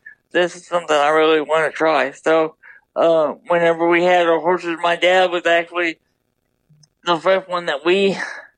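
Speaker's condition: Double hemiplegia cerebral palsy

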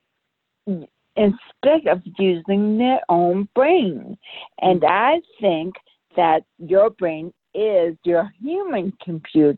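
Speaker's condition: Brain aneurysm rupture; sudden ruptured brain aneurysm, coma afterward, relearned walking and talking, balance issues, physical therapy; sounds different than before, speech leads people to think deaf

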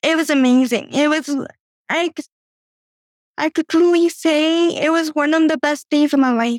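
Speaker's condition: Cerebral palsy; from birth

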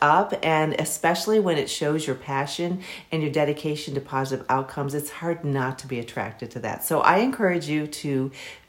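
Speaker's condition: No condition

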